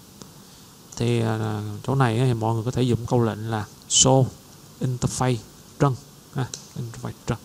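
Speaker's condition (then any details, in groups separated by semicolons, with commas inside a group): No condition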